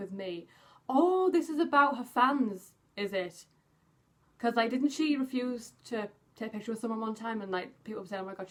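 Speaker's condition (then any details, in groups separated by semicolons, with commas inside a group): No condition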